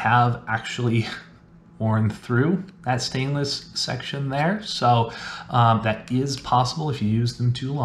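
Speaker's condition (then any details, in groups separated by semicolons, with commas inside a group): No condition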